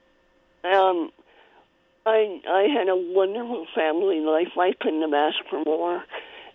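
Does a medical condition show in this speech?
Yes: cleft palate; congenital cleft palate, born with it; in early childhood had to be fed with a spoon.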